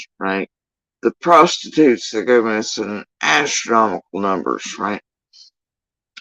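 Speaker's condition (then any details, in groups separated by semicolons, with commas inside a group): Facial paralysis after surgery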